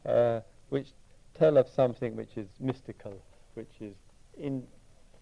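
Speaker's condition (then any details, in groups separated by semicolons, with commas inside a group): No condition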